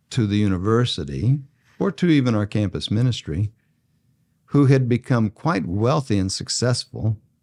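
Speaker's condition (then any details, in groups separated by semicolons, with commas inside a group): No condition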